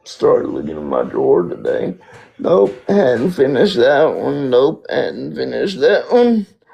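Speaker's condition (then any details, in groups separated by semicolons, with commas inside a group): Spastic quadriplegic cerebral palsy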